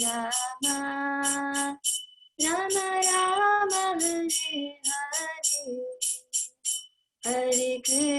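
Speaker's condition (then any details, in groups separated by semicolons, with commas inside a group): No condition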